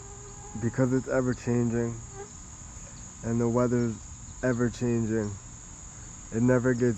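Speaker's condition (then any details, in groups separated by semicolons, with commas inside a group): Cerebral palsy, spastic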